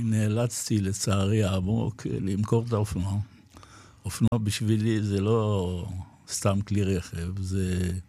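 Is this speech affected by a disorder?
Yes: Parkinson's disease; recently diagnosed, makes body and daily life difficult, had to sell motorcycle.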